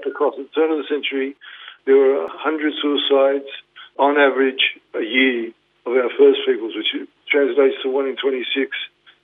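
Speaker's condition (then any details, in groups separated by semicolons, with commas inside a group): Parkinson's; diagnosed 2019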